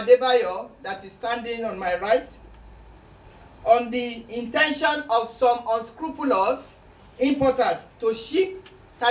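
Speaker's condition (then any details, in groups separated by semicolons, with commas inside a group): No condition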